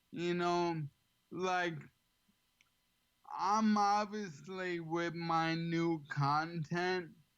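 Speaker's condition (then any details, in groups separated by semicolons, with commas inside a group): ALS; slightly slurred, has to slow down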